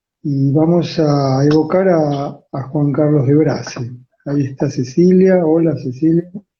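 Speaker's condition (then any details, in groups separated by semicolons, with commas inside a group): No condition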